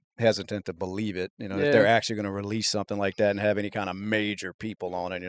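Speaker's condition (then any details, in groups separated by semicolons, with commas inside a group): No condition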